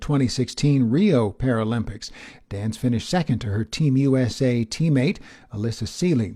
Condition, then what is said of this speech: No condition.